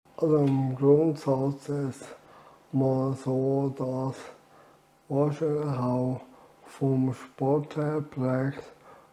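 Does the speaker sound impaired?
Yes: ALS; reduced air makes talking effortful.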